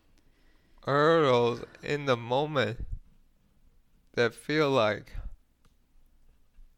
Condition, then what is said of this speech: ALS (motor neuron disease). I went through this when my voice got weaker.